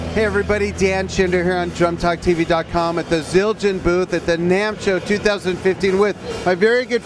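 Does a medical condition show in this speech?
No.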